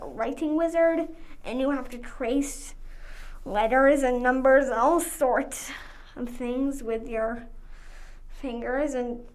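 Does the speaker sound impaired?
Yes: cerebral palsy; Botox then SDR by Dr. Parks for spasms, physio intensive with Beck at 4, poor fine motor; legs affected, cannot walk without support, mainly uses walker, wheelchair use reduced.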